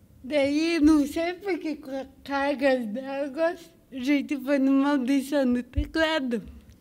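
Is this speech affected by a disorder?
Yes: cerebral palsy.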